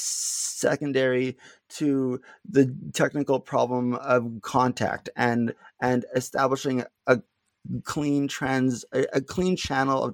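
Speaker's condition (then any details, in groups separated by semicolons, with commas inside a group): Stuttering; not stuttering much during this interview; little stuttering currently; repeated sounds, repeated words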